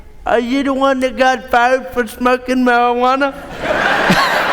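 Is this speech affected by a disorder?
Yes: cerebral palsy; born premature.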